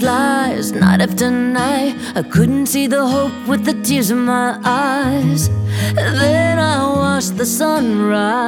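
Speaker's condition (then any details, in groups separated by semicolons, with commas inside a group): No condition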